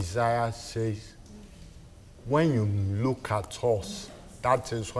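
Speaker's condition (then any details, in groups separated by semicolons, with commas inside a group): Cerebral palsy; articulate, sings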